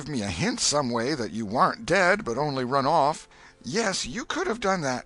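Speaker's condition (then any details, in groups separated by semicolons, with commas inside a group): No condition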